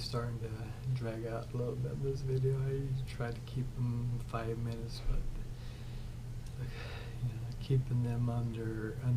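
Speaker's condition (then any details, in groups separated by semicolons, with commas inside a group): ALS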